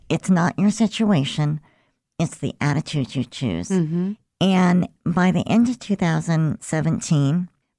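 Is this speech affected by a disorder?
Yes: cleft lip and palate; congenital, present since birth, about 50-some years ago.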